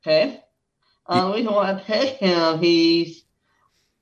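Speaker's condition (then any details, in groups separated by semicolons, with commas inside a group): Down syndrome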